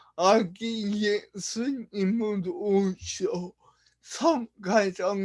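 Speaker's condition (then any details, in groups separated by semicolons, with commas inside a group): Brain lesion disability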